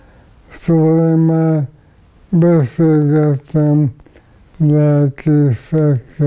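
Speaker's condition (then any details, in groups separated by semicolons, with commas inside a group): ALS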